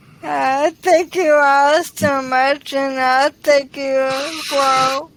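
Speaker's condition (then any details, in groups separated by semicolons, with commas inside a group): ALS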